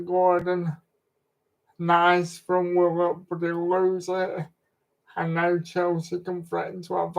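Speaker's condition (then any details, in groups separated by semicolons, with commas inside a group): Cerebral palsy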